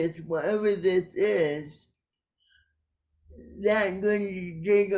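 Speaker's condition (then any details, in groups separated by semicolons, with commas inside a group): Cerebral palsy; caused by brainstem aneurysm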